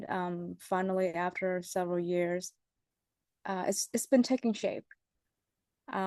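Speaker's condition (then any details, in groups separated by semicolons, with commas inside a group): No condition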